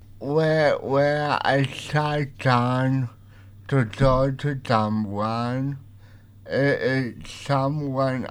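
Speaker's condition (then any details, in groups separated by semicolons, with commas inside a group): Cerebral palsy; uses light writer communication device; partly voiced, partly typed audio on light writer communication device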